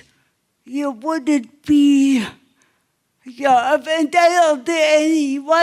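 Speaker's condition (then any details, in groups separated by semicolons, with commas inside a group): Cerebral palsy; obvious speech impairment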